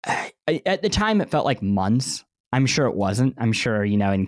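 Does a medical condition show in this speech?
Yes: cleft lip and palate; bandaged.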